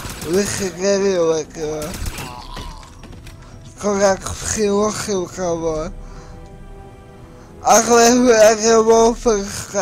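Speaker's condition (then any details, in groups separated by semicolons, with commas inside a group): Cerebral palsy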